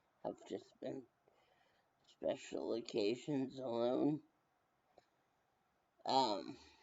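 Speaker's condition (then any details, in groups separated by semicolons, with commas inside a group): Brain injury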